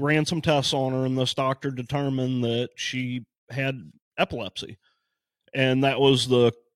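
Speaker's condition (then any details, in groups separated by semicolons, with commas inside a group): No condition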